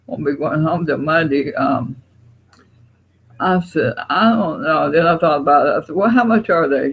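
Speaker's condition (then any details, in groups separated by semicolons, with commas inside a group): Parkinson's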